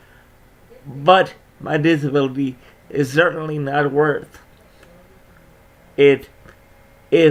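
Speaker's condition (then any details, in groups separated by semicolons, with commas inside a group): Cerebral palsy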